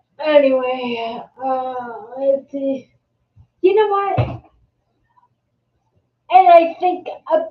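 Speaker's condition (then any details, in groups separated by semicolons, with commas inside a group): Multiple sclerosis; secondary progressive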